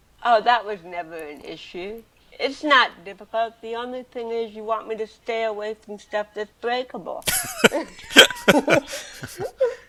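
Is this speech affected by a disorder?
Yes: cerebral palsy; present from birth, cervical spinal cord surgery C1-C7.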